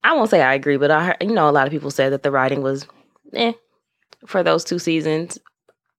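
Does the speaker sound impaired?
No.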